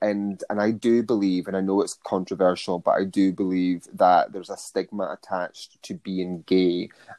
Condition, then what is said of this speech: Stuttering. So there's little things, like I have a stammer, and I say M a lot, but I make sure I get up in front of large groups of people